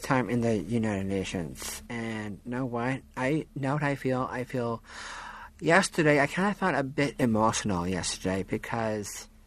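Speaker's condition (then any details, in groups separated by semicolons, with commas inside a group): Down syndrome; disability since childhood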